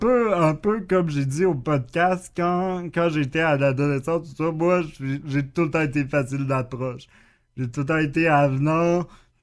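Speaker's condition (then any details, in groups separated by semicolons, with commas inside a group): Cerebral palsy; expresses himself very well, good vocabulary per co-host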